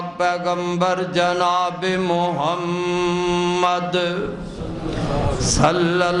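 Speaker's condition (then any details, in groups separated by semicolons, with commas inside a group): No condition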